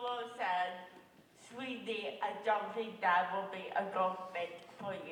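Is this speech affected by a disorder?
Yes: cerebral palsy; hard to be understood.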